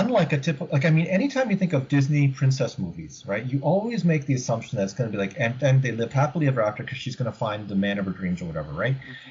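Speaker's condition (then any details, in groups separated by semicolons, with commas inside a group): No condition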